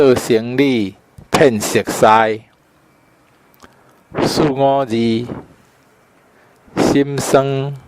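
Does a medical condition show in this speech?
No.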